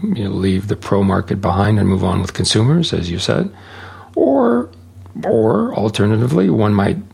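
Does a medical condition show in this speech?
No.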